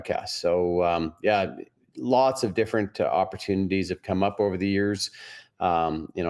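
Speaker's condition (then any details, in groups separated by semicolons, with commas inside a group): No condition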